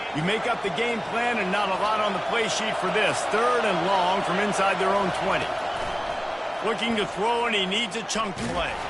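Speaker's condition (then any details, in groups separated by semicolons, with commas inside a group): No condition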